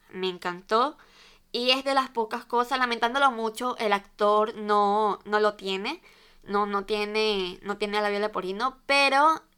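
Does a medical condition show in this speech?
Yes: cleft lip and palate; congenital cleft lip and cleft palate, two operations, Operación Sonrisa credited, visible lip scar, altered nose shape.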